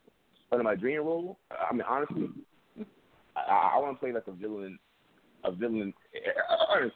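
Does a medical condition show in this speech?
Yes: stuttering; stutters but not shy, still willing to talk to people; here repeated sounds.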